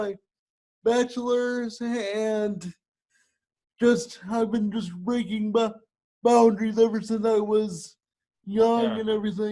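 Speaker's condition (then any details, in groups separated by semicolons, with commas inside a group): Cerebral palsy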